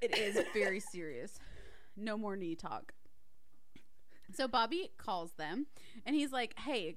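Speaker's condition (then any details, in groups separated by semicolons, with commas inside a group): No condition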